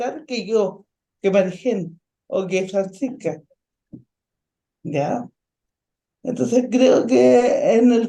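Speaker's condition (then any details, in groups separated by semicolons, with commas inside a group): Ataxic cerebral palsy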